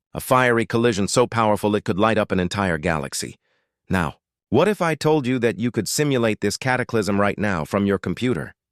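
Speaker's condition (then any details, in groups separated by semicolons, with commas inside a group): No condition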